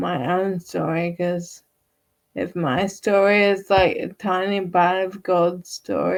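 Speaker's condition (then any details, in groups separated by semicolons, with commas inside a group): Friedreich's ataxia; diagnosed age 7, progressive, increasing stiffness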